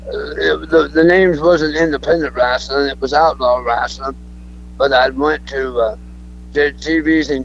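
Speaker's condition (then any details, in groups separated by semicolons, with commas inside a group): Throat cancer; cancer survivor, alive and well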